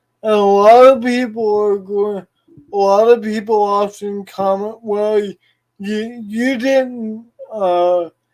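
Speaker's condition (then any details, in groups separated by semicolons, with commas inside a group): Cerebral palsy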